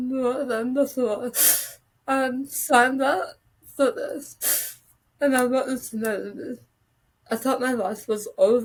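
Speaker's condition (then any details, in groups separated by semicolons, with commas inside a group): Tongue cancer with glossectomy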